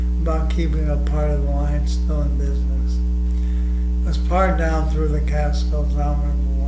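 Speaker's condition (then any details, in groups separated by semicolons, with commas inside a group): ALS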